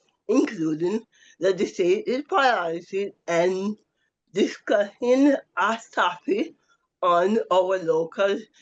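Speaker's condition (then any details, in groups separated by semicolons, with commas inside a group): Cerebral palsy; affects voice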